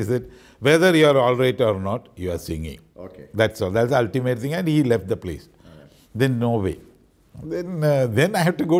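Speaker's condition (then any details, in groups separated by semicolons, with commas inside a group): No condition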